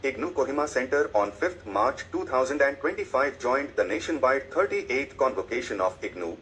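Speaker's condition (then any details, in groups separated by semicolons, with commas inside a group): No condition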